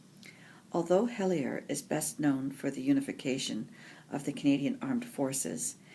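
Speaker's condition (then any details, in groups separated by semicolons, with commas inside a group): No condition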